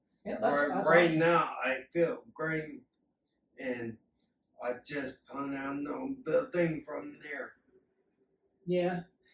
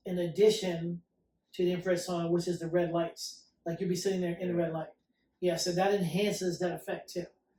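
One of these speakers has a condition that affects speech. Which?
The first: acquired and hereditary ataxia; acquired ataxia accelerating unknown hereditary ataxia; wheelchair to walker, progressively better with workouts; voice improved since starting training.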